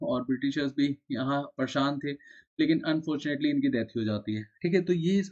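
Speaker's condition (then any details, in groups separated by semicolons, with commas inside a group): No condition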